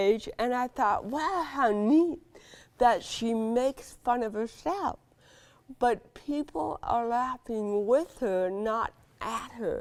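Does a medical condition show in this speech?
Yes: cerebral palsy.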